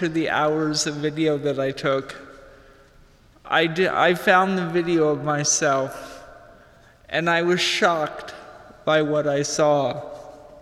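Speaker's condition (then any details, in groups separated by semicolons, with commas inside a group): Cerebral palsy; cerebral palsy from lack of oxygen right before birth, physical effects only, slight limp, tight fingers, slow typing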